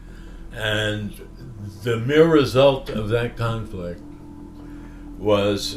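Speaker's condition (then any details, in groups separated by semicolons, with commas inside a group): Parkinson's disease; visible shaking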